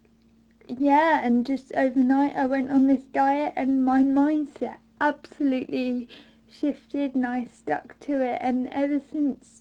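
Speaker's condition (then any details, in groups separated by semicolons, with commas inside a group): Mild cerebral palsy; since birth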